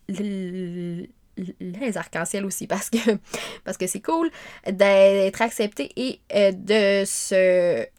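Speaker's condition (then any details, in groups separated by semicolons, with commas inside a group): Stuttering; meditation practice for some years, found helpful; repeated sounds, prolonged sounds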